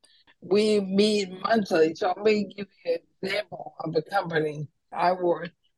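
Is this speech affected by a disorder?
Yes: ALS; slurred speech.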